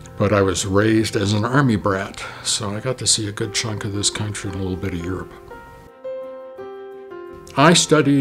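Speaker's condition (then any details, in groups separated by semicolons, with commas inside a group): No condition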